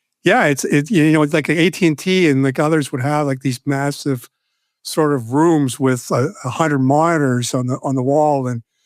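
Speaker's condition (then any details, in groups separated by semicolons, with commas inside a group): No condition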